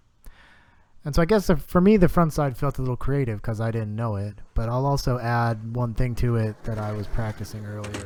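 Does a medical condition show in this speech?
No.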